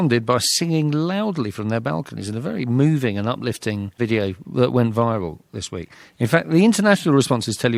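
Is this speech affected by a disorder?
No.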